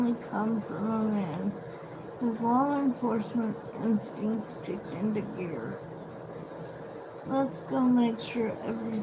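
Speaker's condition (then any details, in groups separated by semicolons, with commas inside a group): Cerebral palsy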